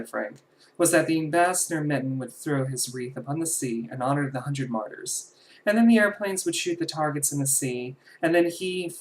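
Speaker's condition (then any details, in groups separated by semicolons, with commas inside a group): No condition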